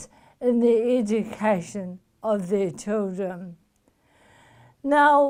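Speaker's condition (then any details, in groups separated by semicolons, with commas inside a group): Motor neuron disease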